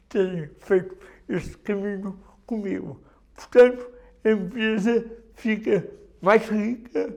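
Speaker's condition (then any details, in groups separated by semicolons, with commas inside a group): Cerebral palsy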